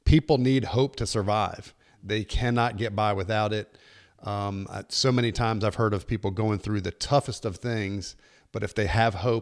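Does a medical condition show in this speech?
No.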